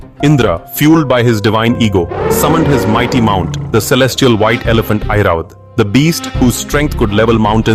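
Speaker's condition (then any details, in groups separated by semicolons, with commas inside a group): No condition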